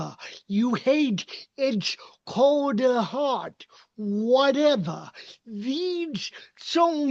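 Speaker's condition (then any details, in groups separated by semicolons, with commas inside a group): Cerebral palsy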